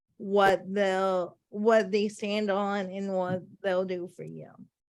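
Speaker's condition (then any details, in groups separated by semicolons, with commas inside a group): Cerebral palsy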